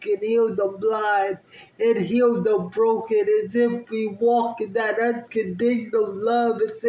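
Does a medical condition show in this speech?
Yes: spastic cerebral palsy.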